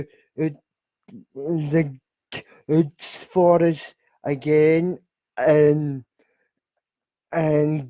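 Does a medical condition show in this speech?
Yes: cerebral palsy; unable to walk.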